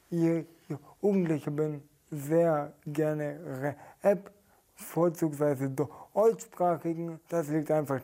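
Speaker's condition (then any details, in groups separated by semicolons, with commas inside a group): Stuttering; stuttering symptoms; prolonged sounds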